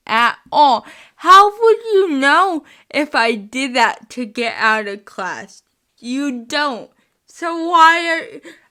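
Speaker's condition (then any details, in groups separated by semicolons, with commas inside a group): Spastic cerebral palsy, mixed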